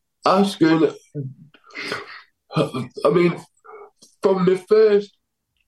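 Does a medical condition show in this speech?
Yes: cerebral palsy; power chair.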